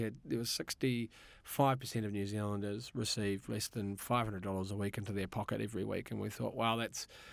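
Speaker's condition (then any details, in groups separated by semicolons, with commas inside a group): No condition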